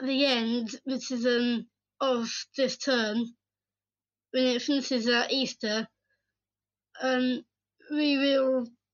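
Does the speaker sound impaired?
Yes: Down syndrome.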